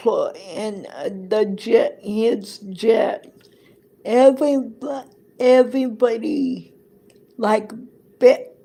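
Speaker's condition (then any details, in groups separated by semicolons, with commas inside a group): Cerebral palsy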